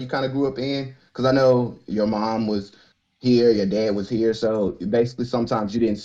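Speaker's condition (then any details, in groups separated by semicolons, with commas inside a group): No condition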